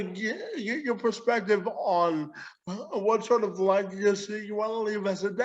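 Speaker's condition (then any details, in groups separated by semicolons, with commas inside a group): Cerebral palsy; spastic quadriplegic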